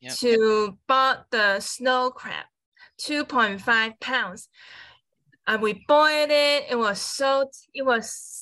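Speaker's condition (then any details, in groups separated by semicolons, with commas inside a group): Aphasia; aphasia after being hit by a car while walking home, about 4 years ago; typing affected since injury, finger-to-thumb touch done well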